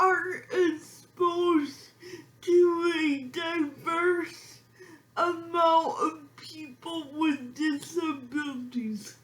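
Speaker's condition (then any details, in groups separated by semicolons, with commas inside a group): Physical speech impairment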